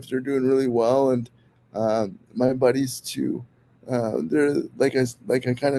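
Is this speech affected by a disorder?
Yes: cerebral palsy.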